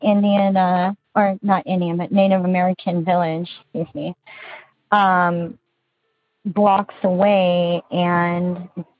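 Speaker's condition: Bilateral cleft lip and palate; congenital

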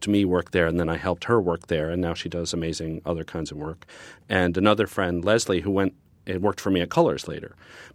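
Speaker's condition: No condition

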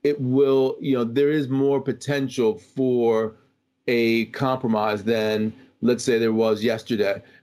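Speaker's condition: No condition

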